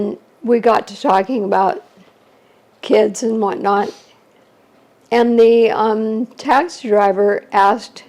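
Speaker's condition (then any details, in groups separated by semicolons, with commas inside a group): ALS; shortly after diagnosis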